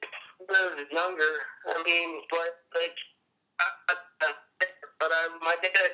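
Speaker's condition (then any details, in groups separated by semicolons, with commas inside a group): Cerebral palsy; appearance likened to Parkinson's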